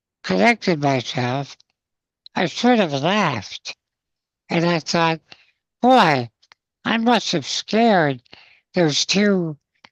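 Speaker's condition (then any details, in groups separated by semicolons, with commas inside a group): Spinal muscular atrophy, congenital; progressive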